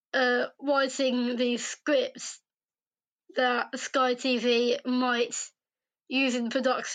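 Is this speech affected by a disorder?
Yes: Down syndrome.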